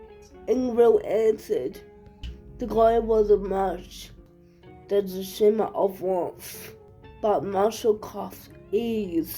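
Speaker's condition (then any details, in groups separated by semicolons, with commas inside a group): Cerebral palsy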